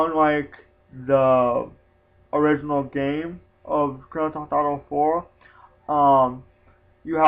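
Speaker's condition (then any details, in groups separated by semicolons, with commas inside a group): Spastic quadriplegic cerebral palsy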